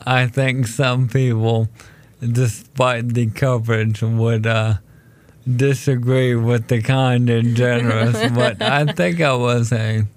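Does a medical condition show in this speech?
Yes: ALS; told condition is terminal.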